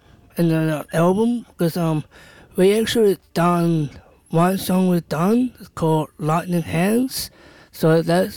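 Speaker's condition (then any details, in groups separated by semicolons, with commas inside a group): Down syndrome; not always understood by others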